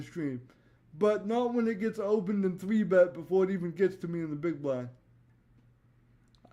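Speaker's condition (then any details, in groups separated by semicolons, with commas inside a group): Cerebral palsy; voice tone sometimes odd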